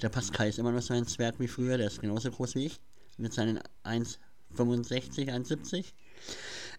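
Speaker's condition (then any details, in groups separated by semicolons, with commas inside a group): Cleft palate; present since childhood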